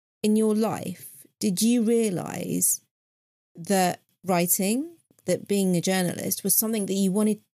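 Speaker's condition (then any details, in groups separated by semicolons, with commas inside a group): No condition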